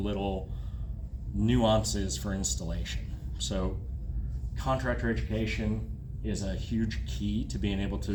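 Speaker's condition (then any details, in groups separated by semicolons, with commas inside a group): No condition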